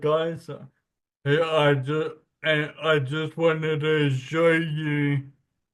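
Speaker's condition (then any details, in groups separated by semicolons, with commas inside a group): Friedreich's ataxia; speech impediment, speech not fully working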